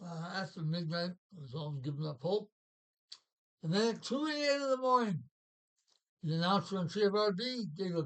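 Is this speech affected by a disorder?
Yes: Parkinson's.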